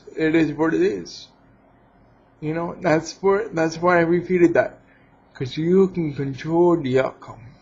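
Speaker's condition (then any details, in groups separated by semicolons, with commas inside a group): Cerebral palsy; has had surgery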